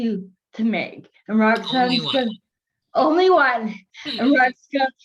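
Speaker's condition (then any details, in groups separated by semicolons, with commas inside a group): Cerebral palsy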